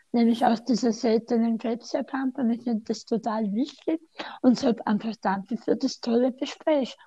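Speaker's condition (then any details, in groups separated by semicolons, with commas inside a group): Tongue cancer surgery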